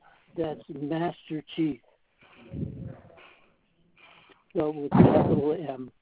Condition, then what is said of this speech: Parkinson's disease. Is it a possibility if you could just speak a little bit louder?